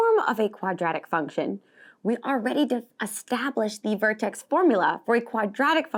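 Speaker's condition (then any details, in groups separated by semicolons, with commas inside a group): No condition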